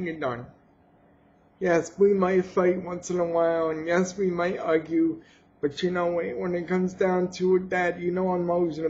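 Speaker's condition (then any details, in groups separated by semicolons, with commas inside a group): Cerebral palsy; has had surgery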